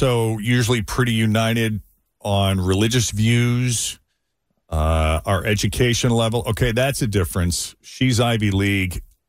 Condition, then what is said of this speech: None; typical speech.